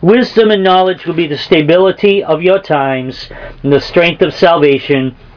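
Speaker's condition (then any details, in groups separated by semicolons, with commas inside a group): No condition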